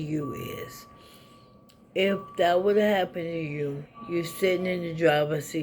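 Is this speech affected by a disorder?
Yes: ALS.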